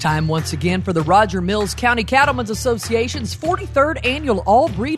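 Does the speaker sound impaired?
No.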